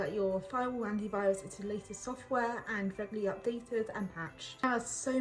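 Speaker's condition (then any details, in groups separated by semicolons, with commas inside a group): No condition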